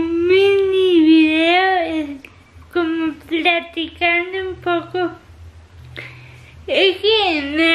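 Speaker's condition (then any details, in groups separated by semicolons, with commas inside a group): Cerebral palsy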